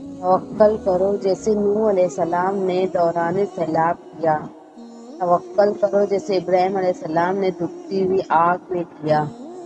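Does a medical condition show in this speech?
No.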